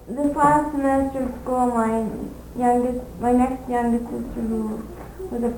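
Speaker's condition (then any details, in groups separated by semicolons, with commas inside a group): Cerebral palsy; premature birth, cranium damaged during delivery, maternal Asian flu, diagnosed at 1.5 years, many surgeries; non-progressive, plateau in abilities, walks without wheelchair, no formal physical therapy; speaks fluently with few pauses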